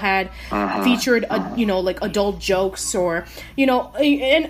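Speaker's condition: No condition

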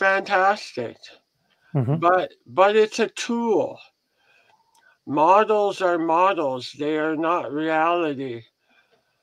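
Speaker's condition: Head and neck cancer surgery; crooked head since

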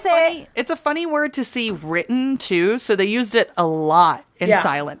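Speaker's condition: No condition

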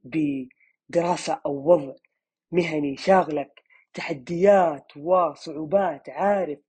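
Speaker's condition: Stuttering; milder than many others, therapy begun about two years ago, cognitive behavioral therapy, strategy training; cheerful voice tone stated for this episode; initial sound repetitions shown in written title and notes; blocks

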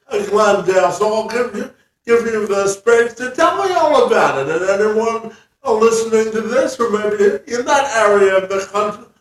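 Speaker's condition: Cerebral palsy; spastic quadriplegia cerebral palsy

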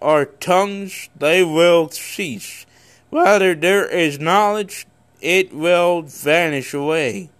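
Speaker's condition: Cerebral palsy; congenital cerebral palsy

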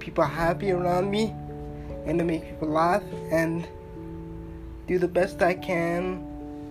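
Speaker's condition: Cerebral palsy; uses wheelchair

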